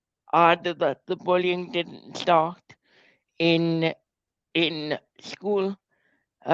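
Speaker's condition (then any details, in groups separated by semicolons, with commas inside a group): Cerebral palsy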